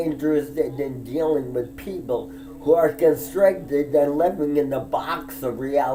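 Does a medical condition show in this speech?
Yes: disability with speech impediment.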